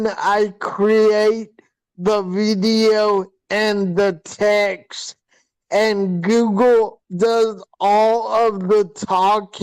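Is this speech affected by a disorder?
Yes: hydrocephalus with shunt failure.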